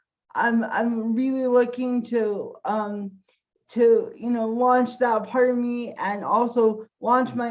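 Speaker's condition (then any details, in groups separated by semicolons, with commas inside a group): Cerebral palsy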